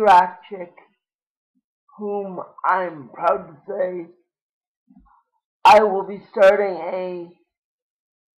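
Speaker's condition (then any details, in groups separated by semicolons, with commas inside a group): Cerebral palsy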